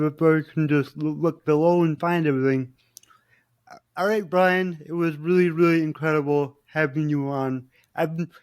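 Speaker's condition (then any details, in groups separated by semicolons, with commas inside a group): Cerebral palsy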